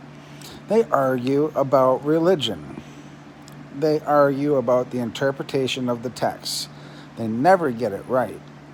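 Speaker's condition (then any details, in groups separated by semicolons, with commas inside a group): No condition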